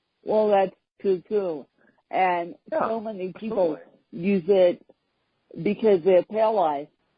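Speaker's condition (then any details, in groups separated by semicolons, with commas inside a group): Cerebral palsy, mixed, moderate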